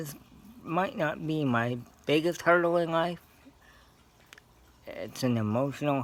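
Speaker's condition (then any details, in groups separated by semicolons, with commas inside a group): Cerebral palsy; scoliosis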